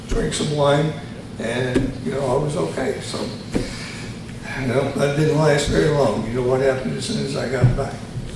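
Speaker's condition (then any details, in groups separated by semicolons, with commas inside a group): Tongue cancer surgery; both sides of tongue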